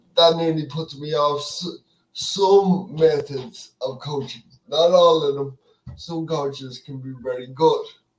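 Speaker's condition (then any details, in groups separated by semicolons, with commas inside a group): Cerebral palsy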